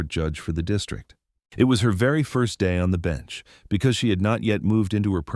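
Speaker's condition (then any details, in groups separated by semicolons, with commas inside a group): No condition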